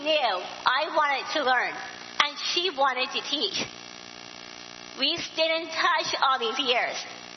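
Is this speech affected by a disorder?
Yes: Down syndrome; born with Down syndrome, one extra chromosome, 47 total; diction sometimes hard to pick up.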